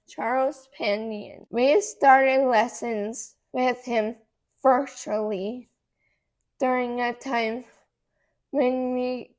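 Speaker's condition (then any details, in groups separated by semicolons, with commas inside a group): Cerebral palsy; hard to talk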